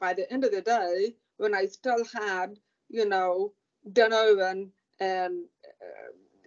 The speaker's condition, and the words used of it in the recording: Deafness. So I had to learn how to lip read, how to speak again, and how to walk again.